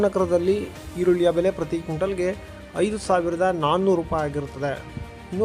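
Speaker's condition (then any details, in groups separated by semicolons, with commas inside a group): No condition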